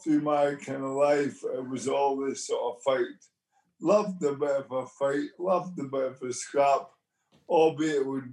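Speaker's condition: Motor neurone disease; speech therapists offered

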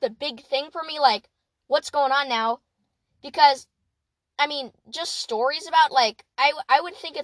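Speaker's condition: No condition

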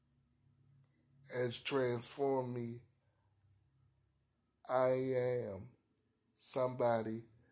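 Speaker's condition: Cerebral palsy; spastic quadriparesis, present from birth, wheelchair user, unable to walk

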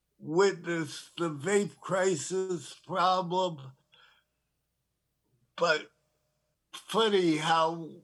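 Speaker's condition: Parkinson's disease; diagnosed over 9 years ago, tremor, uses medical cannabis for tremor relief

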